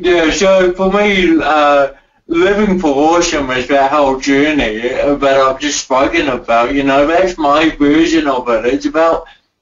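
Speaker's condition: Cerebral palsy; cerebral palsy from birth

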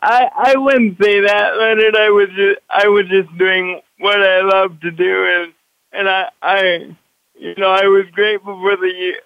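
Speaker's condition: Cerebral palsy; walks with walker

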